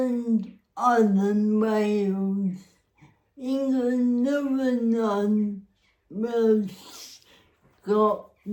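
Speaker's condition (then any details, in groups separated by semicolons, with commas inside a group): Cerebral palsy; spastic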